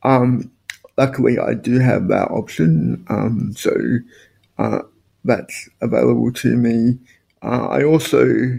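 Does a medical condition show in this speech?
Yes: spastic quadriplegic cerebral palsy; all four limbs affected, purely physical, no intellectual component, motorized wheelchair as main mobility aid.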